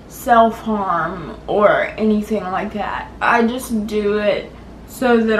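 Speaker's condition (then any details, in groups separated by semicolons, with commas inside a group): Cerebral palsy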